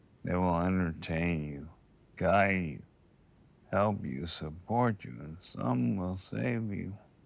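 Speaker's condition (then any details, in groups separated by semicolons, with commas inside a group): ALS; first symptom in one hand, likely bulbar form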